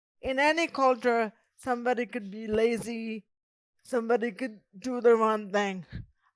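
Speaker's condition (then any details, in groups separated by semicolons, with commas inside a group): Cerebral palsy; present from birth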